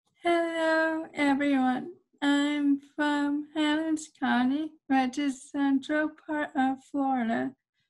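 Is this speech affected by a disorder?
Yes: cerebral palsy.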